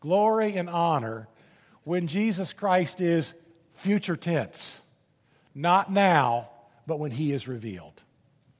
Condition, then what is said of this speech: None; typical speech.